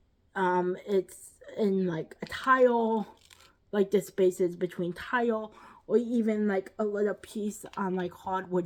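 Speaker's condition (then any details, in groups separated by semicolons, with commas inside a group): Cerebral palsy; lifelong, ankle-foot orthoses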